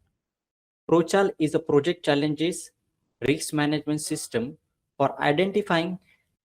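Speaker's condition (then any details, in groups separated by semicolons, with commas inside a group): No condition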